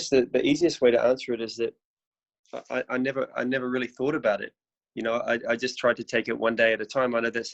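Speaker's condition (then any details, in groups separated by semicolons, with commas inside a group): No condition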